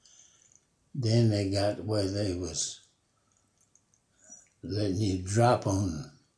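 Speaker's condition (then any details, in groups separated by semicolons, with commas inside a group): Parkinson's disease; never broken a bone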